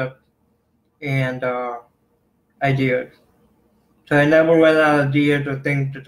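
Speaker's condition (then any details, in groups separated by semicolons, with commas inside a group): Cerebral palsy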